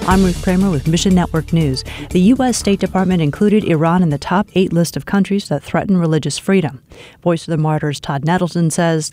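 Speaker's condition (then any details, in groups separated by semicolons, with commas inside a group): No condition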